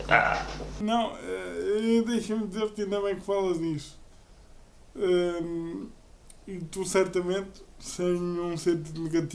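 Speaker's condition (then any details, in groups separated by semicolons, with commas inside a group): Cerebral palsy; uses a wheelchair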